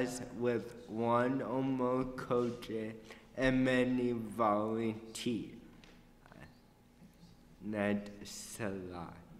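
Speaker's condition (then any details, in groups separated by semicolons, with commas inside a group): Cerebral palsy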